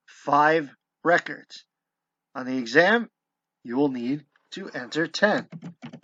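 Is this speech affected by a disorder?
No.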